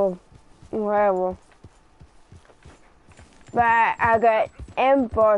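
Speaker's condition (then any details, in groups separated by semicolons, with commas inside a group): Cerebral palsy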